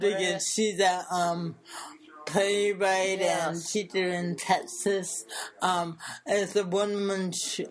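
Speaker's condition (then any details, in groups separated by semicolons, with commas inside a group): Cerebral palsy; since birth, affects speech and body movement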